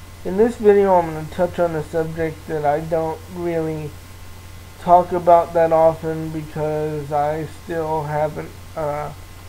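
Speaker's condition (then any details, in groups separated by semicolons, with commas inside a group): Cerebral palsy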